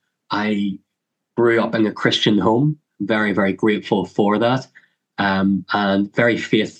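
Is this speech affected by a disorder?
Yes: cleft lip and palate; congenital.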